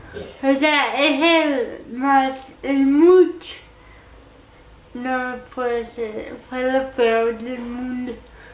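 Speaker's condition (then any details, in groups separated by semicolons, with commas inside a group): Cerebral palsy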